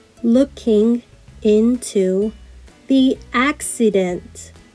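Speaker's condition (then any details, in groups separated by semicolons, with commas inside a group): No condition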